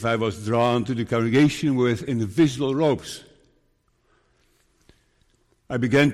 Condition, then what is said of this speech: Parkinson's disease. I know that I now sometimes stutter and blur words, ...